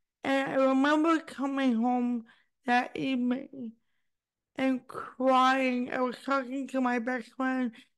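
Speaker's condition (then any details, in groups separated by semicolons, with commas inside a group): Cerebral palsy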